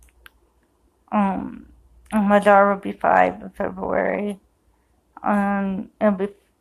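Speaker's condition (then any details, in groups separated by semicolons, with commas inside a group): Cerebral palsy; affects walking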